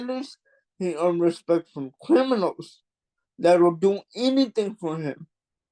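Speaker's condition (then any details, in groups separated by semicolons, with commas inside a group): Cerebral palsy; mild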